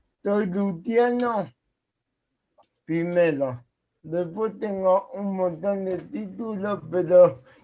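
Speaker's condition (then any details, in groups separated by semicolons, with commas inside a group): Cerebral palsy; speaks as if with potato in mouth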